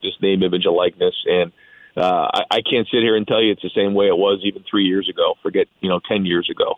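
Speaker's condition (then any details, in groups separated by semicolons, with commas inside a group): No condition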